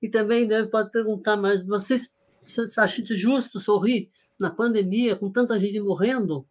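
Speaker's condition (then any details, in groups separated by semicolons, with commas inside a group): Parkinson's disease; laughter yoga (Yoga do Riso) loosened facial rigidity and body, freer facial expression and movement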